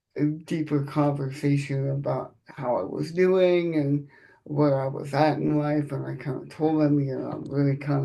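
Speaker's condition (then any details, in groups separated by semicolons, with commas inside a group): Cerebral palsy; present from birth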